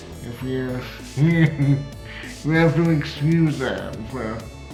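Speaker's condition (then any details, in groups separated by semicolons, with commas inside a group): Cerebral palsy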